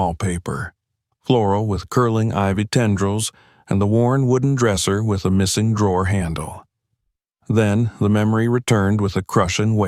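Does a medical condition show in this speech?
No.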